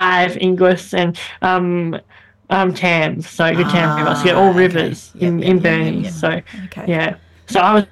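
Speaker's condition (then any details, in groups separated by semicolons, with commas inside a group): Bilateral cleft lip and palate; speech therapy in childhood and after operations into high school, once squeaky, very airy, nasal, much improved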